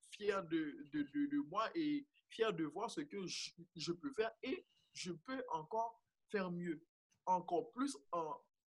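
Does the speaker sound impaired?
Yes: stuttering; father also stuttered, realized own stutter gradually over time, remarks about elocution from others; stuttering during interview; whole-word repetitions, comme, stuttered moments left uncut in videos; here repeated sounds, repeated words.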